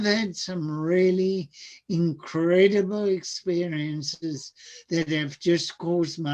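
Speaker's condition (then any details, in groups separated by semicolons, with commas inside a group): Cerebral palsy; severe birth complications; diagnosed age four, late walking; speech sounds atypical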